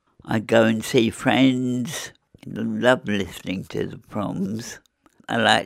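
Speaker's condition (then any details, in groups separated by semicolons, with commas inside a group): Williams syndrome; present since birth, not hereditary, missing genetic material, diagnosed at nearly 50 after Philadelphia conference article; age 68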